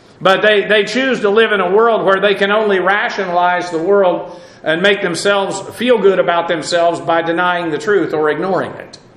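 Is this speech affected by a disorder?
No.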